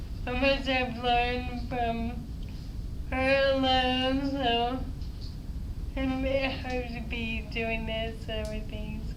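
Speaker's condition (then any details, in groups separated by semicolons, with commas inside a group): Dysarthria; ataxic dysarthria from Friedreich's ataxia, hereditary, scoliosis, back brace; diagnosed at 13, uses wheelchair, speech program 3 years; slurred speech, worse loud, variable days, pauses to breathe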